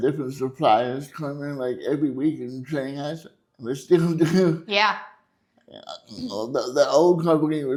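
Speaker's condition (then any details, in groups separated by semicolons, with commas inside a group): Cerebral palsy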